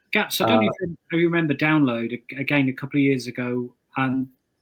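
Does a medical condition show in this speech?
No.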